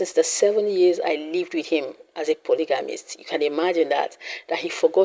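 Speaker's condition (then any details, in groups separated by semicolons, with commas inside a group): No condition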